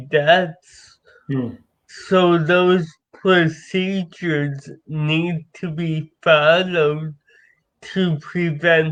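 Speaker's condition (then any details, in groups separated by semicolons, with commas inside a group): Cerebral palsy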